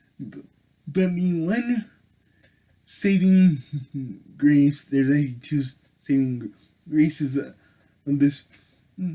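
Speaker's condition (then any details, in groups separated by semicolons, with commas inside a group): Cerebral palsy; affects all muscles; able to speak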